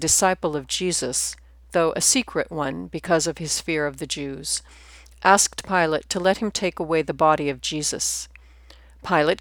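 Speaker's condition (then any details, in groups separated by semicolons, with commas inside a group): No condition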